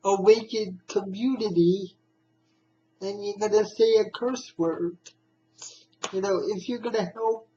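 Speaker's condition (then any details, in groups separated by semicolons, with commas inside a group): Spastic cerebral palsy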